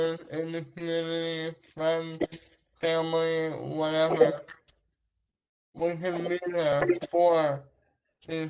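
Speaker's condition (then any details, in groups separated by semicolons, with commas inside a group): Traumatic brain injury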